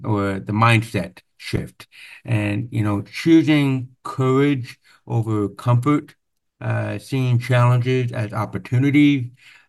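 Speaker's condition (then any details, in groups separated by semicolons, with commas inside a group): Profound hearing loss, deaf accent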